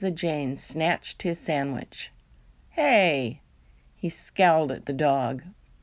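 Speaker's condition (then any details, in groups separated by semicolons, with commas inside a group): No condition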